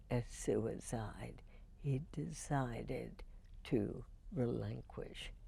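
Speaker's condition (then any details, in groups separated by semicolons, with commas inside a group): Spasmodic dysphonia; imperfect-sounding voice, deliberate pacing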